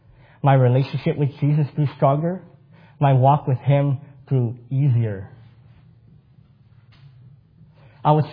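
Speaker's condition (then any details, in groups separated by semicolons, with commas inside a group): Cleft palate; congenital cleft palate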